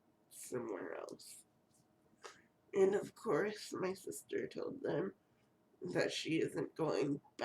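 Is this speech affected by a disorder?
Yes: cerebral palsy.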